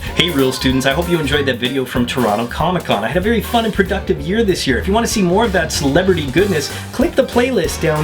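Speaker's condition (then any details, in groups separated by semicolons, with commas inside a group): No condition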